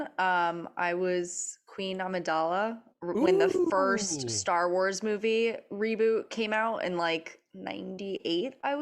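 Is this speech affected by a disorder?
No.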